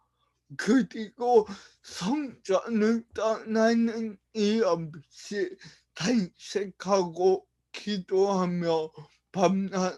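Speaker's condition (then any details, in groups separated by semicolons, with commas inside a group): Brain lesion disability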